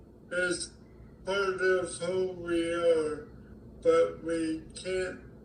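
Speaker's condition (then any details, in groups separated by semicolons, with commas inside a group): ALS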